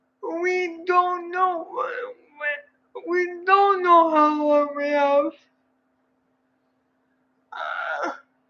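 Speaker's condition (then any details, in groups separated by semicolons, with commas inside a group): Cerebral palsy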